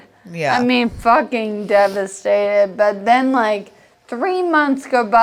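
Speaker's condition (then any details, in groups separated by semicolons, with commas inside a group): Friedreich's ataxia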